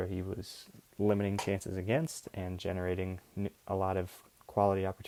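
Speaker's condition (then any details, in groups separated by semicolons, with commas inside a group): No condition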